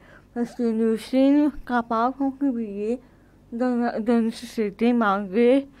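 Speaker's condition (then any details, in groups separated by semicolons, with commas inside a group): Cerebral palsy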